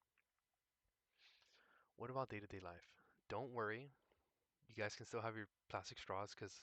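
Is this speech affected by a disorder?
No.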